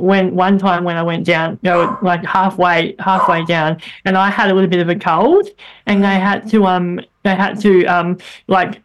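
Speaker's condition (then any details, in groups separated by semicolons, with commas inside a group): Bilateral cleft lip and palate; congenital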